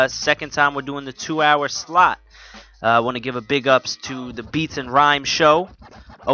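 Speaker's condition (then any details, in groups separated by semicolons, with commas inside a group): No condition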